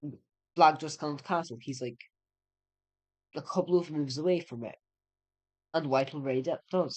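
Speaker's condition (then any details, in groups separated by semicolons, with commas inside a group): No condition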